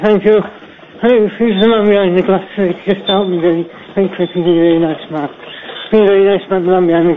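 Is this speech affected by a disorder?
Yes: Parkinson's; likely worse in heat tonight, sweating; hard to understand tonight, host struggling to follow.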